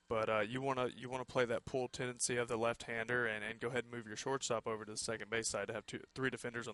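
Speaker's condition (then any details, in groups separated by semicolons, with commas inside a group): No condition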